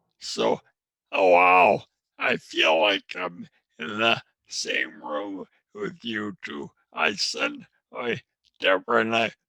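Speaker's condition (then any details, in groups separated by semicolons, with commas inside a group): Traumatic brain injury; could not speak after injury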